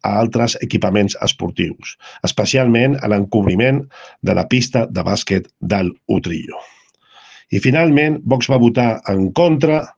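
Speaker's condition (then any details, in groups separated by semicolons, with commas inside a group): No condition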